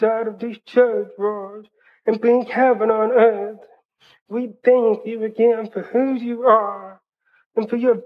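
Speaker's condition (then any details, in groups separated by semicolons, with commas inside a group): Hearing loss, cochlear implant; speech therapy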